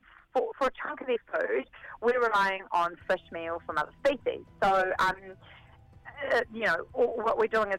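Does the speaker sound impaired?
No.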